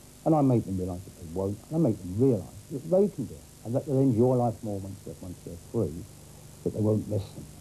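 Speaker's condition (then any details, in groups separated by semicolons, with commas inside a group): No condition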